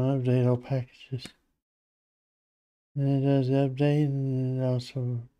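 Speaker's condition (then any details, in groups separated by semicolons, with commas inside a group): Parkinson's disease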